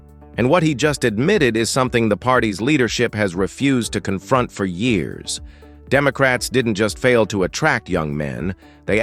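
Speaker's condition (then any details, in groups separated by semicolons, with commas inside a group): No condition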